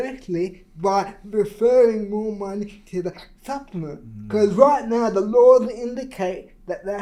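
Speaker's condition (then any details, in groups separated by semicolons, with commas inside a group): Cerebral palsy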